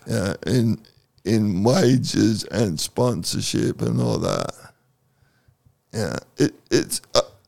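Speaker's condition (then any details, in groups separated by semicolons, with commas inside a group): Cerebral palsy; second COVID vaccine dose, Pfizer chosen on doctor's advice over AstraZeneca due to blood clot risk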